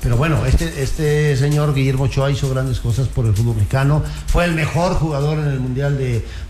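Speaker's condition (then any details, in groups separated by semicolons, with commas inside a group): No condition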